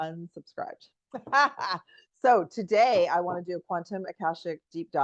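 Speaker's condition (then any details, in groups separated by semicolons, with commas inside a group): No condition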